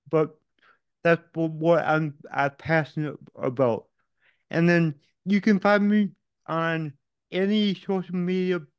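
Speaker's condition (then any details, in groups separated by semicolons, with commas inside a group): Cerebral palsy; physical challenges, mentally unaffected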